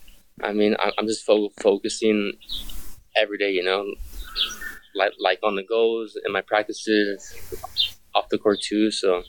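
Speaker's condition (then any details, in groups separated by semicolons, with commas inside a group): Stutter; stutter since childhood, always a problem growing up; repeated sounds, repeated words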